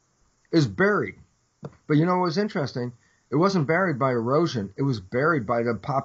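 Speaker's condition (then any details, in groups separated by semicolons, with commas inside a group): No condition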